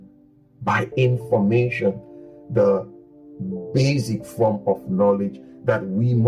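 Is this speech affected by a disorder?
No.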